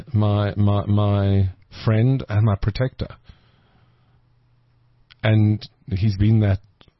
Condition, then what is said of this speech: Stuttering. Let me just say that without your stutter, the interview would already have been finished by now.